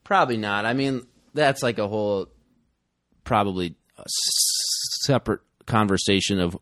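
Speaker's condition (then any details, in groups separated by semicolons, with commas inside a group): Stuttering, blocks; nothing coming out for long periods, comes and goes; long silent blocks, worse when trying hard not to stutter; repeated sounds, prolonged sounds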